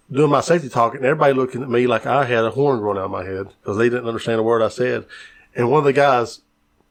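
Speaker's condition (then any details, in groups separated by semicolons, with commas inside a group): No condition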